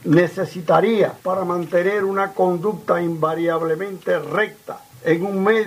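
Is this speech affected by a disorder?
No.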